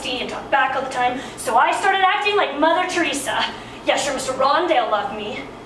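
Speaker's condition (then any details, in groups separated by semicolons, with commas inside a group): No condition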